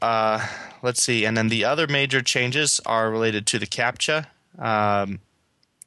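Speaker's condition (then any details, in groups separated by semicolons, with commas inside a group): No condition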